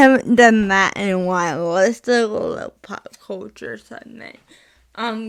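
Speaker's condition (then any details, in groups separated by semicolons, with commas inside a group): Spastic cerebral palsy, mixed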